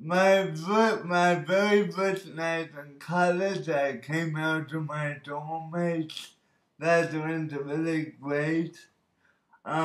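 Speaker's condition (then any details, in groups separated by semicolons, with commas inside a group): Birth oxygen deprivation brain injury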